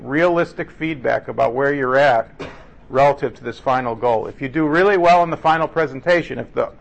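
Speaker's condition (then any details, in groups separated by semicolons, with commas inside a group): No condition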